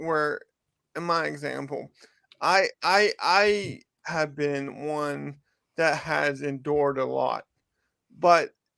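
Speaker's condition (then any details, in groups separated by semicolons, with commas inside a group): Cerebral palsy; from birth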